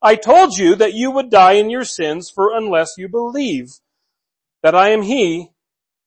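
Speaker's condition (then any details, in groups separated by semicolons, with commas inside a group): No condition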